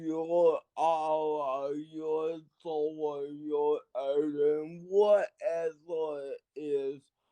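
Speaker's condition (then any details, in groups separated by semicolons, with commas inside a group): Cerebral palsy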